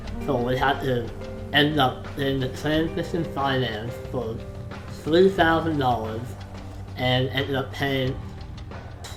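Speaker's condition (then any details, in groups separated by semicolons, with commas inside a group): Facial palsy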